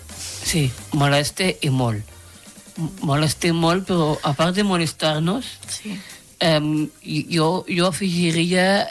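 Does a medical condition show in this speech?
Yes: Down syndrome; genetic, three copies of chromosome 21.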